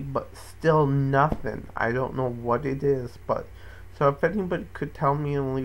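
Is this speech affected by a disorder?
Yes: cerebral palsy.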